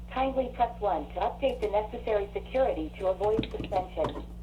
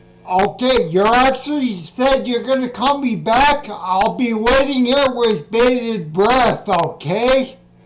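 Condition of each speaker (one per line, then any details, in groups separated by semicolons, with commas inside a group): No condition
Spinocerebellar ataxia; speech sounds drunk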